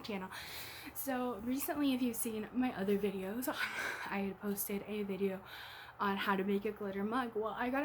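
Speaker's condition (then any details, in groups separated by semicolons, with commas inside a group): No condition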